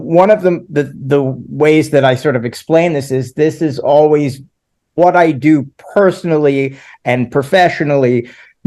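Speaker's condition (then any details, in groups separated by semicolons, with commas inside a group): No condition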